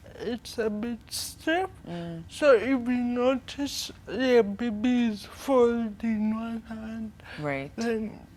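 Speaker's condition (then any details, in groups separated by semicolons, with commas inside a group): Cerebral palsy; speech affected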